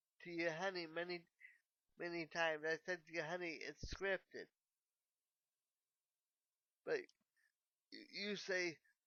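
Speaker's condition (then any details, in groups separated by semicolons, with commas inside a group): Cerebral palsy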